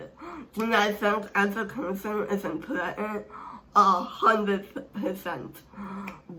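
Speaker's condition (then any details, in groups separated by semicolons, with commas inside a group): Speech impairment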